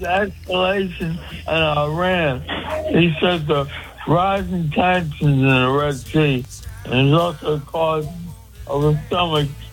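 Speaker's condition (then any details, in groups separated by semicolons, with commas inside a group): Speech impediment; calling in by phone, faint audio, loud background voices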